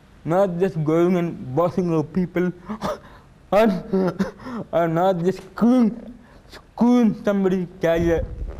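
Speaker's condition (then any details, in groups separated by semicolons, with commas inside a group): Cerebral palsy; effortful tongue control to slow speech pace, painful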